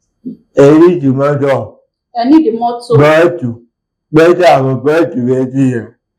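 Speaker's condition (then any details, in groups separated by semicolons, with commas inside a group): Cerebral palsy; from birth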